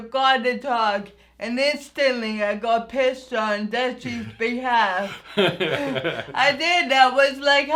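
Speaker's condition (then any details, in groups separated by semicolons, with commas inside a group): Anoxic brain injury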